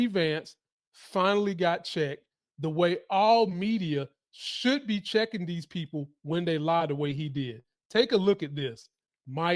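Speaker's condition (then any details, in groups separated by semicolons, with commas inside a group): No condition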